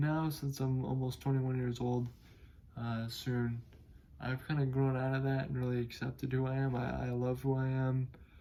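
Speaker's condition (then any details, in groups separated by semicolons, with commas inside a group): Cerebral palsy; able to speak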